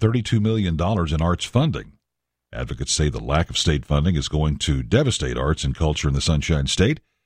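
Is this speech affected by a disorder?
No.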